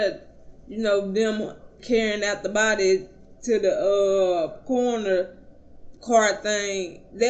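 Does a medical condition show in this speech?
Yes: cerebral palsy; not paralyzed, can stand.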